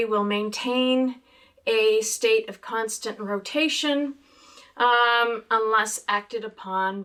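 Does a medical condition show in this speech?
No.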